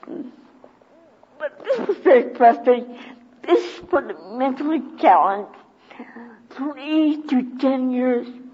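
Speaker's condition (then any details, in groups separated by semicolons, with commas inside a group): Cerebral palsy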